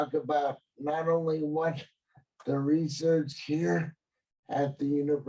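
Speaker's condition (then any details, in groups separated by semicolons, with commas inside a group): Cerebral palsy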